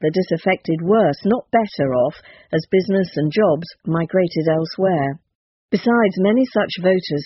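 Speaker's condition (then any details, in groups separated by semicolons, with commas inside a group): No condition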